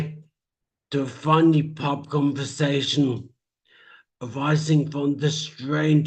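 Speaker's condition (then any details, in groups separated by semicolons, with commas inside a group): Traumatic brain injury; speech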